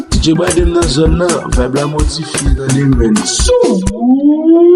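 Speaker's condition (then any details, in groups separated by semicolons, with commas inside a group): No condition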